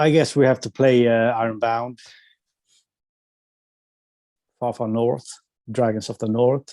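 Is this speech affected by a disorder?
No.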